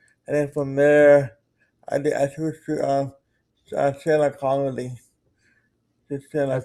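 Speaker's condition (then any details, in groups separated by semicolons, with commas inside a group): Cerebral palsy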